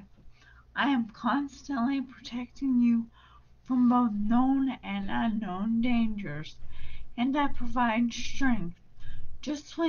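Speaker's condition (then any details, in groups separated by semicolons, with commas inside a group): Brain injury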